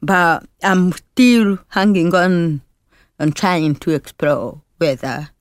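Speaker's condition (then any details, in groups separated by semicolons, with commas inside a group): Deafness (Usher syndrome); born deaf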